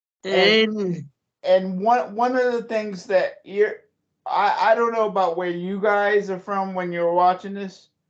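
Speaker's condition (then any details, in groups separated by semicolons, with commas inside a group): Cerebral palsy; since childhood; voice goes up and down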